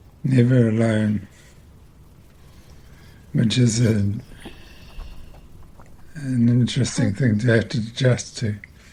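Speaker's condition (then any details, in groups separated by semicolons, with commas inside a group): Multiple system atrophy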